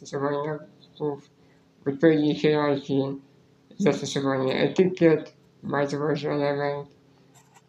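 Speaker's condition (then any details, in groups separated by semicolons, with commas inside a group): Spinal muscular atrophy; cannot use normal keyboard, uses phone touchscreen connected directly to computer, right-click via two keys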